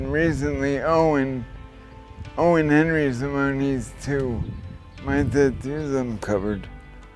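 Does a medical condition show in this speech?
Yes: traumatic brain injury.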